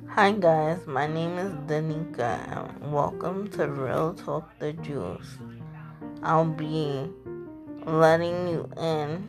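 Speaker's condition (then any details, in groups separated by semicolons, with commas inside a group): Cerebral palsy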